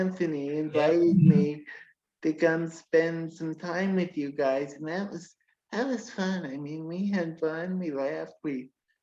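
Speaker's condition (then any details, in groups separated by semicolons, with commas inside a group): Cerebral palsy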